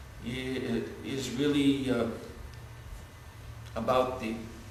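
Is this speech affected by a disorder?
No.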